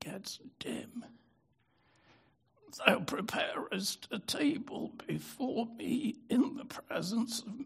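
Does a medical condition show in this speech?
Yes: spasmodic dystonia; affected voice.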